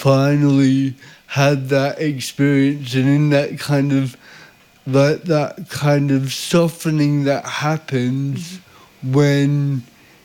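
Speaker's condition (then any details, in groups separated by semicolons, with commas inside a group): Cerebral palsy; visible disability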